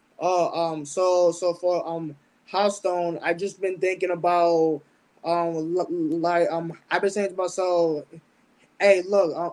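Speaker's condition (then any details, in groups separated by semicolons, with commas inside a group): Stuttering; mild speech impediment with stutter since about age ten; certain words don't come out; repeated sounds, repeated words, prolonged sounds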